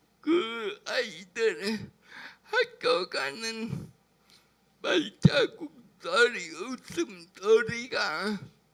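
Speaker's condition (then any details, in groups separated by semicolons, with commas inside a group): Brain lesion disability grade 1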